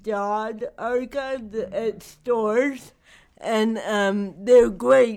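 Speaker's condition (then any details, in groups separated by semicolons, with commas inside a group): Cerebral palsy; not degenerative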